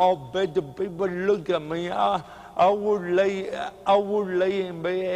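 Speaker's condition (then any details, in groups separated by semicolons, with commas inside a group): Cerebral palsy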